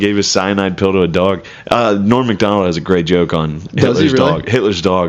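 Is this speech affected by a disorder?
No.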